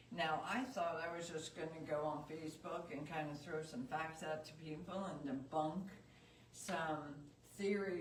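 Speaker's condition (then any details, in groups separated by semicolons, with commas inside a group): ALS; sporadic, earlier cervical surgery replacing three discs; slow progressor, walks, moves arms, hand weakness; cannot speak or breathe lying flat, still able to speak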